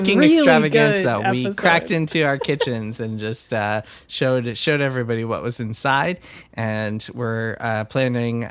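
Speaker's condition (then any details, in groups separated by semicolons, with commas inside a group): No condition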